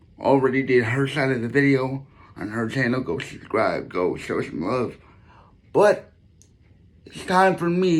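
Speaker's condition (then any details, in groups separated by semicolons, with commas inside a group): Cerebral palsy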